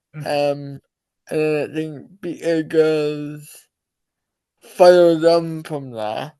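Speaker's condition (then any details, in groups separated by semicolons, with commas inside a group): Cerebral palsy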